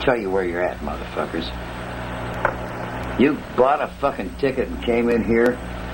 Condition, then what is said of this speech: No condition.